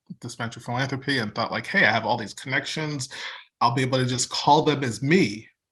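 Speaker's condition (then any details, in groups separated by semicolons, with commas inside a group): No condition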